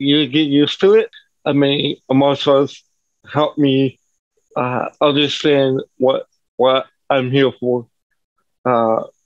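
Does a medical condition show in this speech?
Yes: cerebral palsy; present from birth, lower limbs affected.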